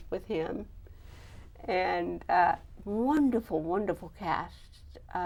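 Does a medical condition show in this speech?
Yes: cerebral palsy.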